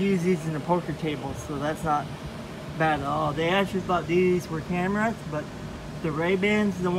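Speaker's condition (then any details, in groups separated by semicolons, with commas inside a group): No condition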